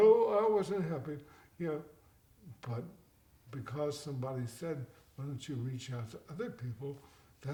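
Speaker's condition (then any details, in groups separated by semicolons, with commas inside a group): Cerebral palsy, mild; persists into adulthood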